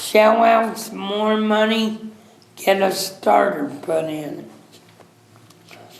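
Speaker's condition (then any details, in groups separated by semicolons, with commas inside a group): Cerebral palsy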